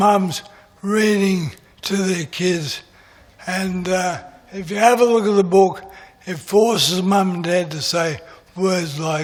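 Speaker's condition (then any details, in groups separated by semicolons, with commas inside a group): MND; voice is going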